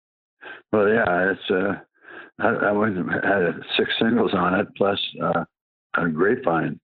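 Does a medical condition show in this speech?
Yes: Parkinson's disease.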